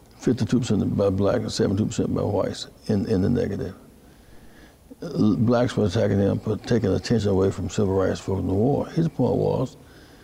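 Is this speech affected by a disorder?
Yes: Parkinson's disease; first noticed through falls while walking, diagnosed by specialist, severe difficulty rising from chair, ignored about a year; recent diagnosis, dopamine medication four times daily, physical and occupational therapy, big stretches, exaggerated movements; speech therapy.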